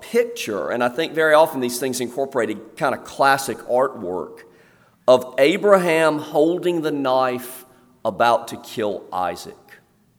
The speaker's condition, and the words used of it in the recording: No condition.